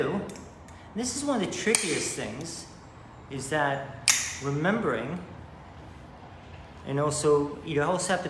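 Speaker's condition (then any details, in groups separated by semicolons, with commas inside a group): No condition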